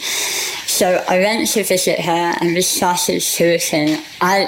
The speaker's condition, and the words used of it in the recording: Tongue cancer surgery. Because it's easier for me to speak and because people react more comfortably with my speech now.